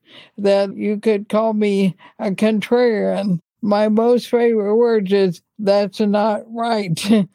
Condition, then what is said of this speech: ALS (motor neuron disease). And so you're going to hear a little bit of slurring, but my mind is